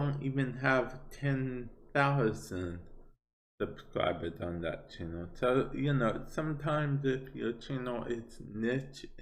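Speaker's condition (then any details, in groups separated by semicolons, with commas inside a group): Cerebral palsy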